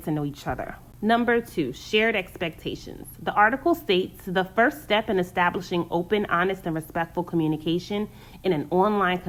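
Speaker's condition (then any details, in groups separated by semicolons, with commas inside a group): No condition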